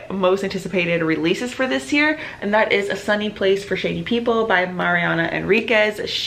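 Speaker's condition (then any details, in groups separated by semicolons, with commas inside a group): No condition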